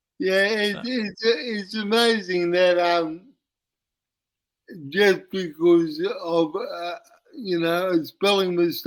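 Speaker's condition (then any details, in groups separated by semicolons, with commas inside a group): Cerebral palsy; uses wheelchair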